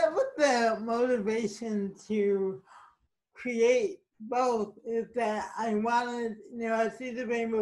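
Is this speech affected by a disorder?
Yes: cerebral palsy.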